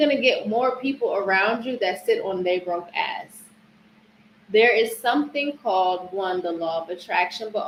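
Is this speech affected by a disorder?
No.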